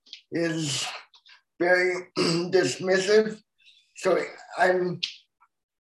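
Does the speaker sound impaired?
Yes: cerebral palsy; full-time wheelchair user.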